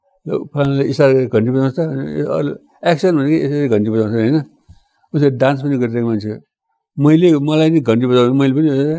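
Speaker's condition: Parkinson's disease; sometimes hard to understand

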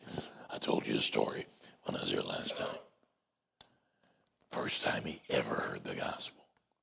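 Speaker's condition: Voice box removal needed; voice box removal advised, saw doctor for more details

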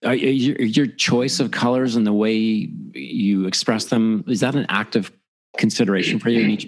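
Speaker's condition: No condition

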